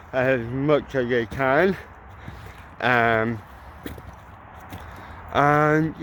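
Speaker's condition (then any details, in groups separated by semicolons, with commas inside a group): Cerebral palsy; mild, ataxic type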